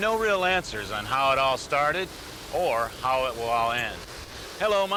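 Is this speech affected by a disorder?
No.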